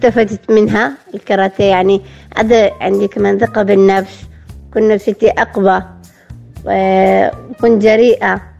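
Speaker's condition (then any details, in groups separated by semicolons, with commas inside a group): Down syndrome; born premature, on devices and breathing machine as newborn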